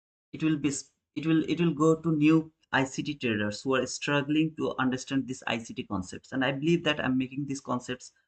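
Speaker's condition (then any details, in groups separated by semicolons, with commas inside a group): No condition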